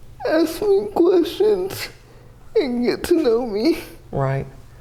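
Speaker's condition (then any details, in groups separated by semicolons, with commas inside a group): Athetoid quadriplegic cerebral palsy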